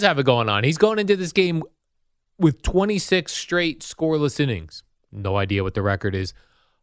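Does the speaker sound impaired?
No.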